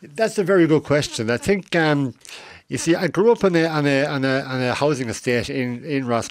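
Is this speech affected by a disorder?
Yes: cleft lip and palate; congenital cleft lip and palate, facial difference, operations from early childhood, last surgery at age 17, deviated septum.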